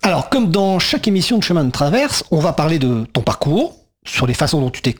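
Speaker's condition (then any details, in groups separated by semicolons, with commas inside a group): No condition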